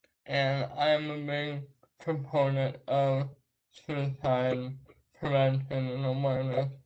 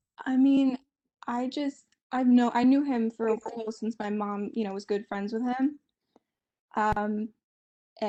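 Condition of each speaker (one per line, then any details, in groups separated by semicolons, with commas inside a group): Traumatic brain injury
No condition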